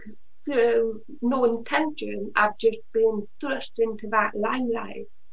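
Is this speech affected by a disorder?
Yes: Usher syndrome (deafblindness), profoundly deaf since birth; genetic, progressive, profoundly deaf from birth, tunnel vision noticed at age 9, cochlear implants after 30 years; 5% vision in both eyes, uses cane, hears via cochlear implants, sometimes removes them.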